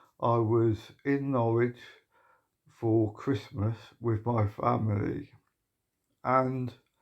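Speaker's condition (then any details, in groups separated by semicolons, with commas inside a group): Motor neuron disease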